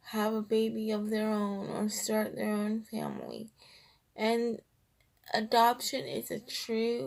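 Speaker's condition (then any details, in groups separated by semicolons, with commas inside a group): Cerebral palsy, triplegia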